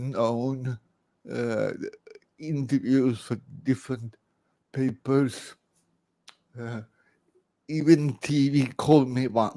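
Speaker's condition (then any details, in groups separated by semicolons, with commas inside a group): Cerebral palsy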